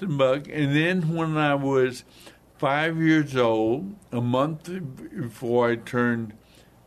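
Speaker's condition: Hemorrhagic stroke; hemorrhagic stroke in basal ganglia, not a clot, right side of body paralyzed; talks funny, voice stressed tonight, speaks slowly and deliberately to be understood, daughter Stacy helps

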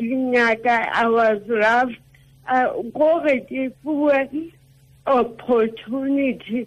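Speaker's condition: Cerebral palsy; affects speech

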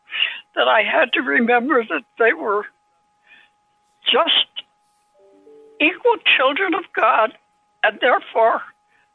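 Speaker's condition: Parkinson's disease; developed after stroke and its aftermath, causes tremors, wrote book with one finger; age 90

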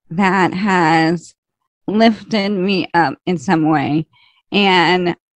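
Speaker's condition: ALS, slow progressing

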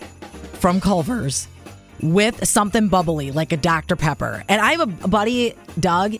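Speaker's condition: No condition

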